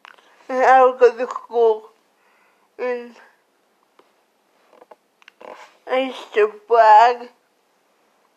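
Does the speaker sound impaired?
Yes: cerebral palsy; cerebral palsy affecting whole body; slurred speech.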